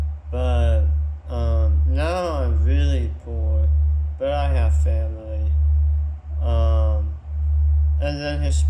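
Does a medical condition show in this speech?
Yes: tongue cancer surgery.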